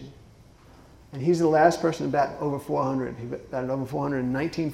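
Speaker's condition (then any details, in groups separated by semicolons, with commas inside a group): Parkinson's disease; left foot dystonia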